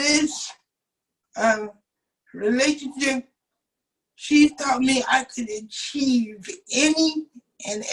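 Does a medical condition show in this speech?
Yes: cerebral palsy; uses wheelchair.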